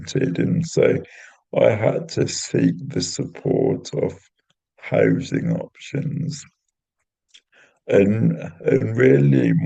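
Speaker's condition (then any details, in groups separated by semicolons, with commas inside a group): Cerebral palsy; intrathecal baclofen pump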